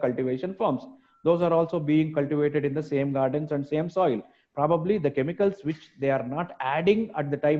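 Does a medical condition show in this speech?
No.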